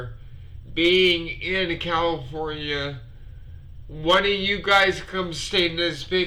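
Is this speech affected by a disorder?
Yes: multiple sclerosis.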